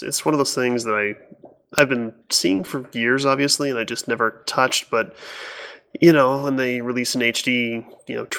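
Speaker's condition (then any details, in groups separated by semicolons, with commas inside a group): No condition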